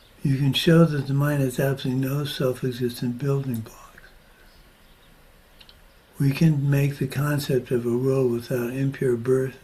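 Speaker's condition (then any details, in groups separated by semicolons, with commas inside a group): Parkinson's disease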